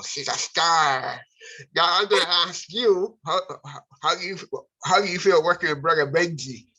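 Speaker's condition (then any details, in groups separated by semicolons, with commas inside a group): Cerebral palsy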